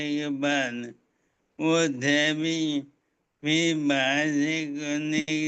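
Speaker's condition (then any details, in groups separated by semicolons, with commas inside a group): Motor neurone disease; voice strong and loud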